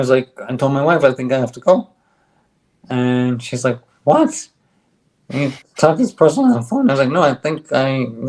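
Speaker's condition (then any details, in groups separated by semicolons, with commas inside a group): ALS; on drug, stronger bite, speaks better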